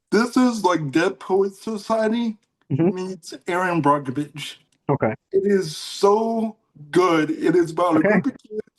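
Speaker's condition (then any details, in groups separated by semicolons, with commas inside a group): Cerebral palsy; mild case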